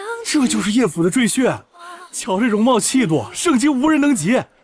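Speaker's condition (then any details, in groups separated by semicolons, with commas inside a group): No condition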